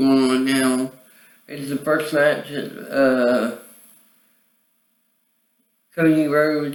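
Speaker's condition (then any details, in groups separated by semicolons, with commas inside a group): Cerebral palsy; voice sound affected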